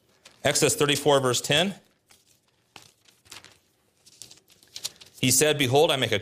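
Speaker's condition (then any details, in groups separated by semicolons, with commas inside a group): No condition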